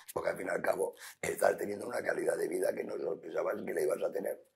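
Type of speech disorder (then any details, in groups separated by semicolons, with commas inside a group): Speech with a voice prosthesis; total laryngectomy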